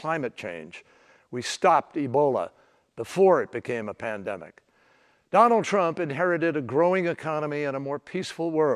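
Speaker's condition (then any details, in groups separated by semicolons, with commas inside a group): No condition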